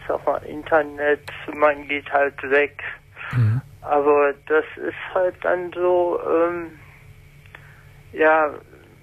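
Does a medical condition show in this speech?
Yes: spastic paralysis since birth; congenital, mainly affects the hands, writing or holding a full glass looks drunk to outsiders; able to communicate normally.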